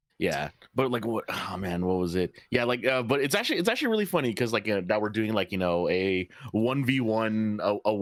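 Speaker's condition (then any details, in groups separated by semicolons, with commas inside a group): No condition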